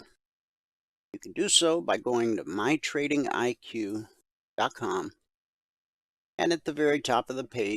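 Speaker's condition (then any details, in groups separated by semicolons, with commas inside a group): No condition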